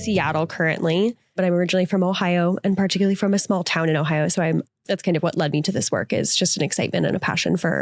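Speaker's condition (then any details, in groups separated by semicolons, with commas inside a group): No condition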